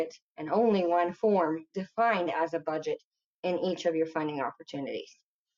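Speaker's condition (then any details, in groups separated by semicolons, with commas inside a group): No condition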